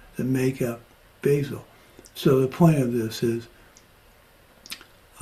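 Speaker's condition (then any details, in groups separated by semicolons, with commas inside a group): Parkinson's; progressing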